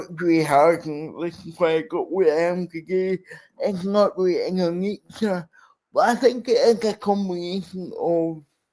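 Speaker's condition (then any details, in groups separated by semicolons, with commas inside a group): Cerebral palsy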